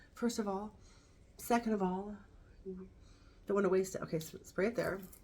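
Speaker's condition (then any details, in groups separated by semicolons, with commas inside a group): No condition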